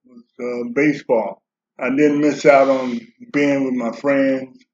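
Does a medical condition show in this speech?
Yes: Parkinson's disease; Parkinson's disease for quite a while, age 70; good days and bad days, feeling pretty good today, Parkinson's acting up.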